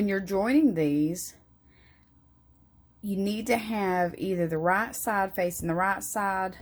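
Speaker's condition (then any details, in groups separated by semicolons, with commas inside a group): No condition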